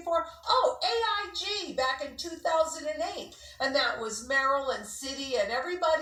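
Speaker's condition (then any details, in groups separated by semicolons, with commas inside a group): No condition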